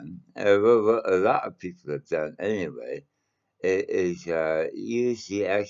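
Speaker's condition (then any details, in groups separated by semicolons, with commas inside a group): Mouth cancer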